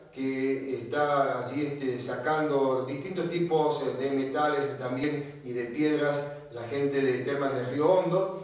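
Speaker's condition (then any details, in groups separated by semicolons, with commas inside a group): No condition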